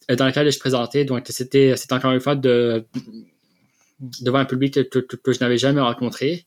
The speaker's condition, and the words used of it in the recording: Stuttering. Donc, c'est vrai que j'ai eu des que j'ai bégayé durant la présentation.